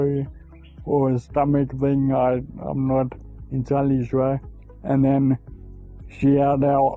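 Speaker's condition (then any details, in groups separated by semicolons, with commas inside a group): Friedreich's ataxia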